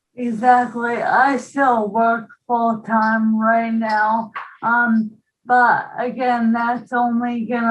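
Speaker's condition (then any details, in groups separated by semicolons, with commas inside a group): ALS, bulbar onset; early speech change, sounded drunk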